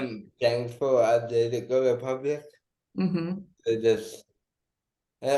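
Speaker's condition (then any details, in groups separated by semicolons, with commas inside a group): Cerebral palsy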